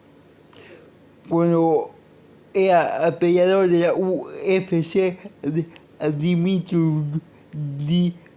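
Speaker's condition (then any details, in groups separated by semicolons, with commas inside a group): Cerebral palsy; monthly medication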